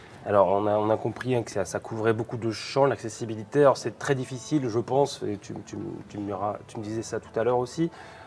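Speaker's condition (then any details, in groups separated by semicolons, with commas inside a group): No condition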